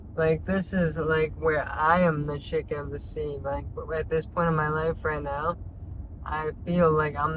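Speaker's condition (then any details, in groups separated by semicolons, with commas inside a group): Traumatic brain injury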